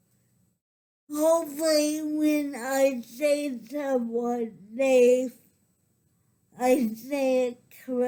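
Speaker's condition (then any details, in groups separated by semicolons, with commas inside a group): Cerebral palsy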